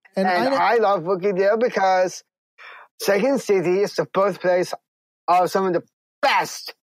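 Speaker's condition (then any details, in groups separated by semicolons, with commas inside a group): Down syndrome; congenital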